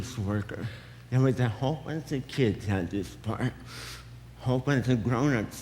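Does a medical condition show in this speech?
Yes: cerebral palsy; affects speech.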